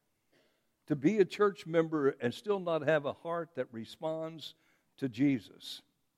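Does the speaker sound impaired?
No.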